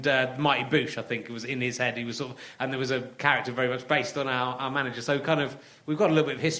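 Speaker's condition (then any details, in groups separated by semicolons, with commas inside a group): No condition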